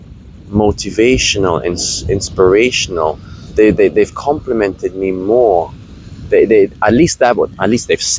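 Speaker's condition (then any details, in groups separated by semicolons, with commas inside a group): No condition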